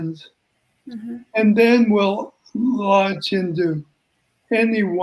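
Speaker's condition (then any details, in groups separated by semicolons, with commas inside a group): ALS; mainly affects voice and breathing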